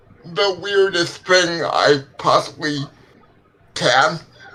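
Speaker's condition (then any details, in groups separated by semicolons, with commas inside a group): Cerebral palsy; legs affected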